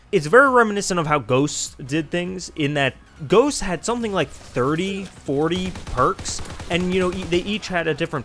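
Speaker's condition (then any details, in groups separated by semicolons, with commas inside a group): No condition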